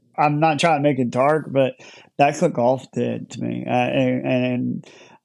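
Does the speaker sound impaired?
Yes: cleft lip and palate; born in Ukraine.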